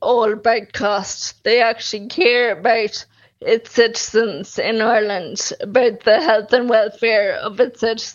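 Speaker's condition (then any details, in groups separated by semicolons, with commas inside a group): Friedreich's ataxia; campaigning for access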